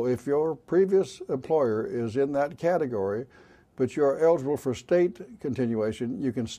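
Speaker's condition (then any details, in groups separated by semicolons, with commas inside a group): No condition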